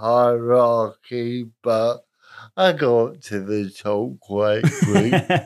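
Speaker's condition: Cerebral palsy, moderate; spastic

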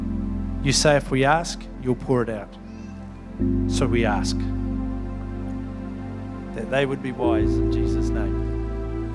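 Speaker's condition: No condition

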